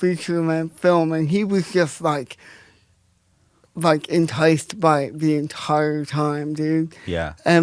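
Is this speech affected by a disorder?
Yes: cerebral palsy.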